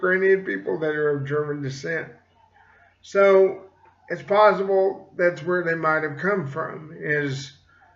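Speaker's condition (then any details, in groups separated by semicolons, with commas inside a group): Cerebral palsy; slight speech impediment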